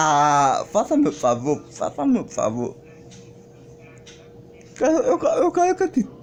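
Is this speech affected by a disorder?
Yes: cerebral palsy.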